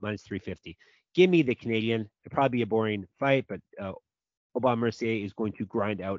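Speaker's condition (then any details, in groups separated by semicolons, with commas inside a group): No condition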